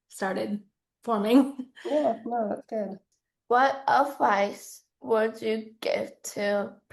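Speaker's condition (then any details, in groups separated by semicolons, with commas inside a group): Cerebral palsy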